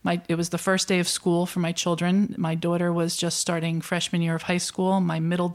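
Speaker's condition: No condition

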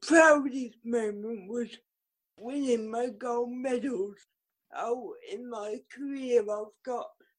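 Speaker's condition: Cerebral palsy; could not jump

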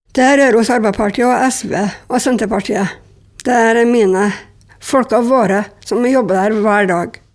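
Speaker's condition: Down syndrome; chromosomal abnormality, adult woman aged 48

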